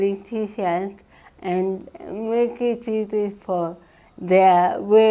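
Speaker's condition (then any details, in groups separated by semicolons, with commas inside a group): Cerebral palsy; from birth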